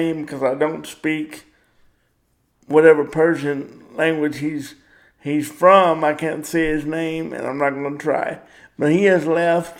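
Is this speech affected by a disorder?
Yes: cerebral palsy; power wheelchair.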